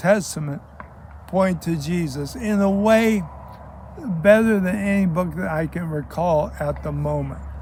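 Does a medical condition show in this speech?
Yes: ALS.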